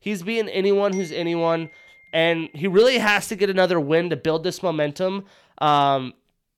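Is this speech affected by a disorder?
No.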